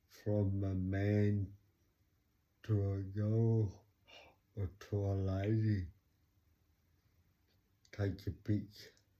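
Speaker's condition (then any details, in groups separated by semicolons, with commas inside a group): Cerebral palsy; from birth, oxygen loss at delivery; talks slowly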